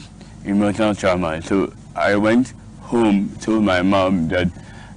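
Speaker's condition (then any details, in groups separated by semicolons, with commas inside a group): Cerebral palsy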